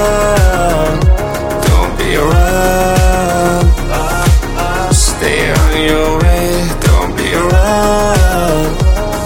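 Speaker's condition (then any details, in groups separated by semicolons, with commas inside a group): No condition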